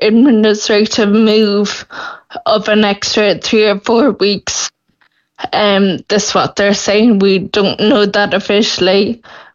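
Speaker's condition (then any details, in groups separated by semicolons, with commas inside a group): Friedreich's ataxia; progressive, relentless disease, campaigning for access to Skyclarys, state funding decision deferred; worsening day by day, speaking really hard, exhausted after speaking at Leinster House; speaking very hard, swallowing worsening, more frequent choking episodes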